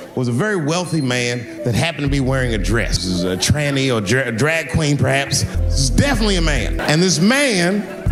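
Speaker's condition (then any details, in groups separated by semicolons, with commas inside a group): No condition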